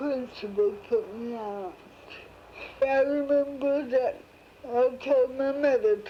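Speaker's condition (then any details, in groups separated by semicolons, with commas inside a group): Cerebral palsy; halting voice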